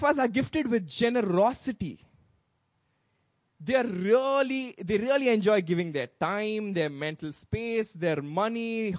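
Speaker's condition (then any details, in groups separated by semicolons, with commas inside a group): No condition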